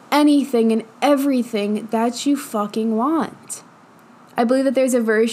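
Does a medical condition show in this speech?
No.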